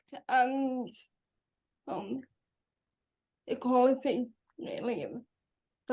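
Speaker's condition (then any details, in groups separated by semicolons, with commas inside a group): Cerebral palsy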